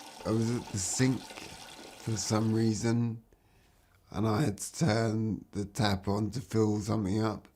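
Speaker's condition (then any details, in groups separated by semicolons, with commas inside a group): Traumatic brain injury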